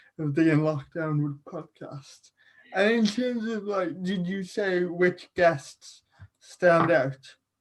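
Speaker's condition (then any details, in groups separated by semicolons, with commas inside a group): Cerebral palsy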